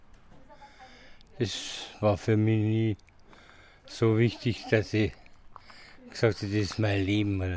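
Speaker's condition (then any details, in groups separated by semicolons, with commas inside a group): Parkinson's disease, rigidity-dominant; rigor-dominant Parkinson's, onset mid-1990s, diagnosed at 50 by Munich specialist, deep brain stimulator implanted; tablets every four hours, reduced dose after brain pacemaker, sudden muscle stiffness episodes; speaks slower, earlier could not hold voice or tone, saw speech therapist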